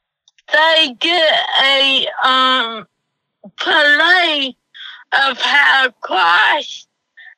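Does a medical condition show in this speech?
Yes: cerebral palsy; self-described as half-CP.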